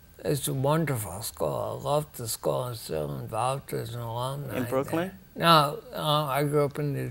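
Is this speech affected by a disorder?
Yes: ataxia; rare, progressive.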